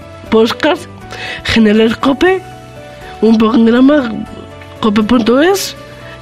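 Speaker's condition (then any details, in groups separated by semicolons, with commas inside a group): Down syndrome; trisomy 21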